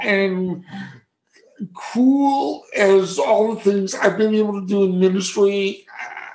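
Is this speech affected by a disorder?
Yes: cerebral palsy; from birth, damaged brain area for balance and coordination, appears missing on MRI, affects arms and legs, power wheelchair most days; affects speech.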